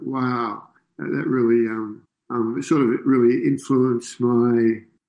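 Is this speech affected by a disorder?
Yes: Parkinson's disease.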